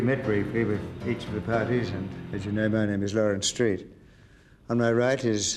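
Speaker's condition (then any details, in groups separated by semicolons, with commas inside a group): No condition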